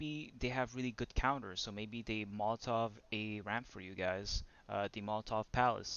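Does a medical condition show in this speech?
No.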